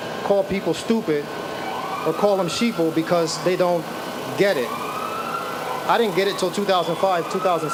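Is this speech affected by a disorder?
No.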